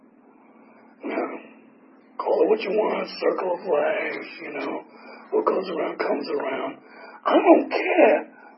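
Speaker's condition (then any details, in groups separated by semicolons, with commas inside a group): Tracheotomy; tracheotomy for 4 years, 8 surgeries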